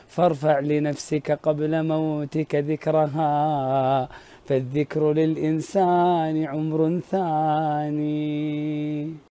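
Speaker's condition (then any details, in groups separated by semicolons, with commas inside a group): No condition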